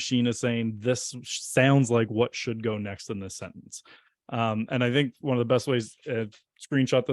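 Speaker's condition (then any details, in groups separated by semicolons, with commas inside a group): No condition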